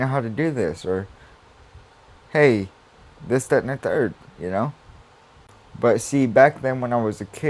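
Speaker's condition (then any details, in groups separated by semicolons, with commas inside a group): Cerebral palsy; uses wheelchair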